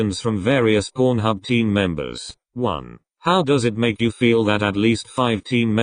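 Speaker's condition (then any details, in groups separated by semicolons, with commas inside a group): No condition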